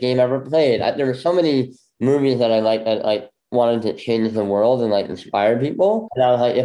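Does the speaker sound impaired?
Yes: bilateral cleft lip; congenital bilateral.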